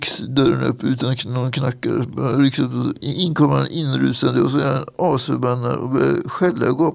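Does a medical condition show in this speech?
Yes: atypical Parkinson's; very rare severe form, began with finger tremors, sudden freezing of hand movement, walks with crutches; bad days: needs help with medication, dressing, toileting, goes stiff, sometimes cannot rise from bed.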